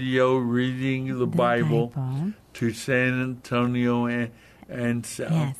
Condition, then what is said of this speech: Stroke. My voice, I noticed right now, it's a little little stressed tonight.